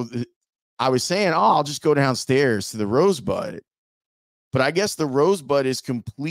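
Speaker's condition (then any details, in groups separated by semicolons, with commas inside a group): No condition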